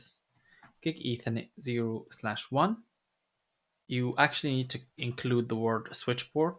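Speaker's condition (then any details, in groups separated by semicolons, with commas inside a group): No condition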